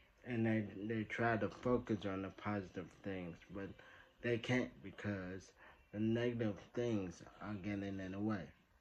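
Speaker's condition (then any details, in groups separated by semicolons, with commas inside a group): Traumatic brain injury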